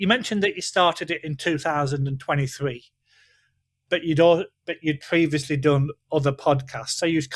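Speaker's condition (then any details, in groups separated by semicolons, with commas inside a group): No condition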